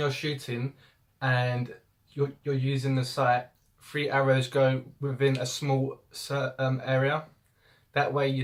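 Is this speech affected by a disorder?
No.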